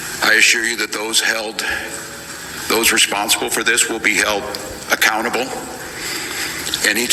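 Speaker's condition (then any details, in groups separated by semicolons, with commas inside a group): No condition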